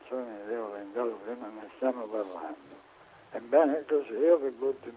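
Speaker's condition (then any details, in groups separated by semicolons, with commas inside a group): Amyotrophic lateral sclerosis; diagnosis made quickly by 35-year-old researcher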